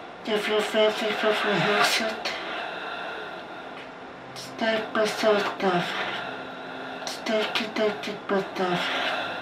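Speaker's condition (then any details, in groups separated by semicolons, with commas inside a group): ALS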